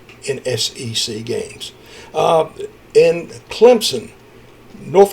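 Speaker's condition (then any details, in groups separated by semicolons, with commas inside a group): No condition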